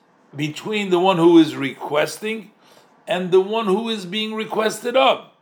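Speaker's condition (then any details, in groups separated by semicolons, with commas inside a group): No condition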